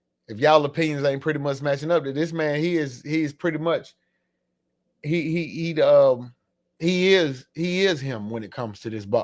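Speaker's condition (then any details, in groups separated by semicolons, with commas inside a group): No condition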